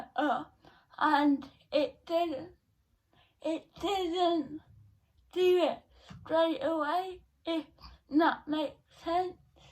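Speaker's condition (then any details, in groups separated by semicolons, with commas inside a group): Cerebral palsy; not quadriplegic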